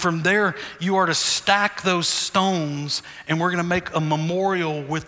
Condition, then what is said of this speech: No condition.